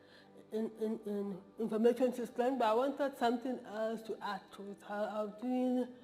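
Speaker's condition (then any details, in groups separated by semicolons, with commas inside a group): Cerebral palsy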